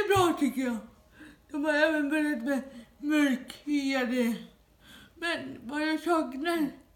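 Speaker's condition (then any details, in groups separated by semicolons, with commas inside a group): Dyskinetic cerebral palsy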